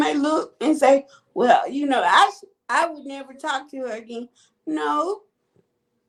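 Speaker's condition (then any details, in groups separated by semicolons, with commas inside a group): Cerebral palsy; quadriplegic type, all four limbs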